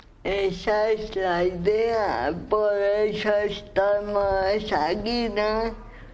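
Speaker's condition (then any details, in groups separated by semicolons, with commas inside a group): Cerebral palsy; speaks with difficulty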